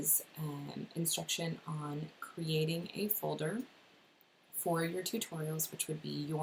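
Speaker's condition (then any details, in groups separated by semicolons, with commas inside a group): No condition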